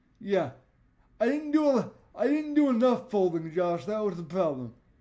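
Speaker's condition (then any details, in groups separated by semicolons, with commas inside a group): Cerebral palsy; voice tone sometimes odd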